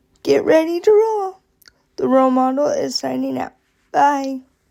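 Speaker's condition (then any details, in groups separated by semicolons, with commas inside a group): Cerebral palsy, spastic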